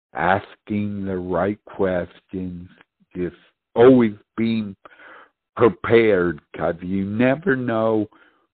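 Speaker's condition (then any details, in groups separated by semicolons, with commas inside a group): Speech impediment; uncoordinated movement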